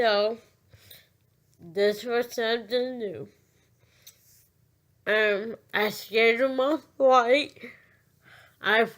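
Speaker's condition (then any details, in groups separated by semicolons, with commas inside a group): Cerebral palsy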